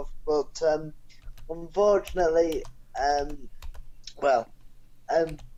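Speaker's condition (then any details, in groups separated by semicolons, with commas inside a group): Cerebral palsy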